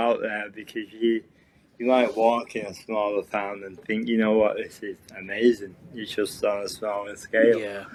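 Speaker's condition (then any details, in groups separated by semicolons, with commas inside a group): Cerebral palsy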